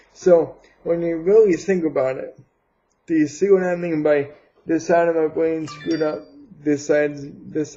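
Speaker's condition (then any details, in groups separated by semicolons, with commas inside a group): Cerebral palsy; breathing difficulty during exertion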